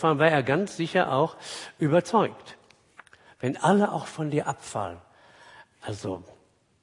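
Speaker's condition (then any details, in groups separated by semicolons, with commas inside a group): No condition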